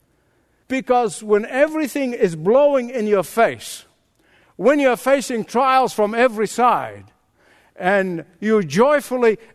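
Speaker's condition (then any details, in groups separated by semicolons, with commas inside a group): No condition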